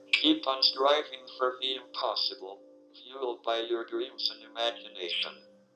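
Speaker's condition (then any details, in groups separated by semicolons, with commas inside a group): ALS, speech-generating device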